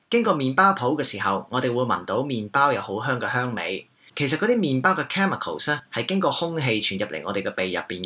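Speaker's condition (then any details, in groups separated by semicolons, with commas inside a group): No condition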